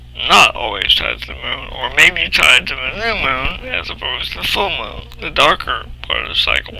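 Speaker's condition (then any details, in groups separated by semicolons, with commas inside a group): Cerebral palsy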